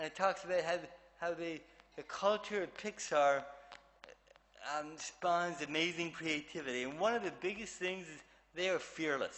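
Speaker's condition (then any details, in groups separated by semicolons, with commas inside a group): Cerebral palsy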